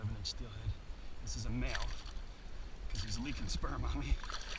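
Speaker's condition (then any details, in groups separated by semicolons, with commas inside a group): No condition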